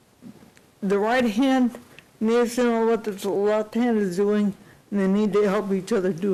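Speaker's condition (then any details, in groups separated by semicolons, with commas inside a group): Cerebral palsy; unable to type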